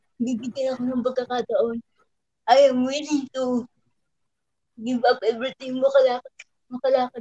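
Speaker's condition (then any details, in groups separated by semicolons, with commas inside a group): Cerebral palsy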